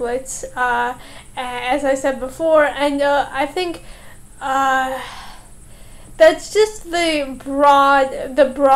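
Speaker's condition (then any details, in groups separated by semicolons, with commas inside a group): Cerebral palsy; oxygen lack at birth, possibly affects cognition; special education helped speaking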